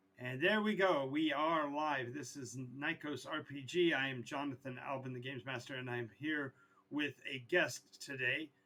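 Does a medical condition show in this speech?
No.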